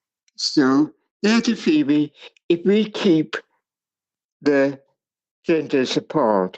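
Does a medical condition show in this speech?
Yes: cerebral palsy.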